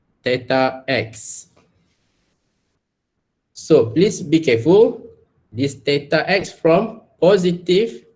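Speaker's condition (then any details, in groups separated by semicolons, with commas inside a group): No condition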